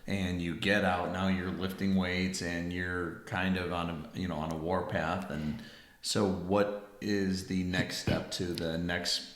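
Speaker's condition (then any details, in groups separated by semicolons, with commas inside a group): No condition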